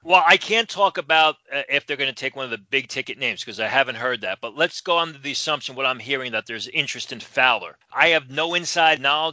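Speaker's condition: No condition

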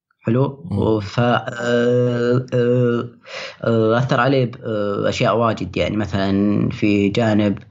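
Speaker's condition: Stuttering; onset age 10, previously largely controlled, gave presentations, spoke at Toastmasters, perfectionism possibly a contributing cause; worst period of stuttering so far, lacks willpower to work on it; difficulty communicating with people; prolonged sounds

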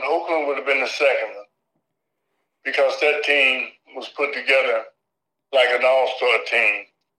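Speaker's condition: Parkinson's disease; rehabilitation after replacement

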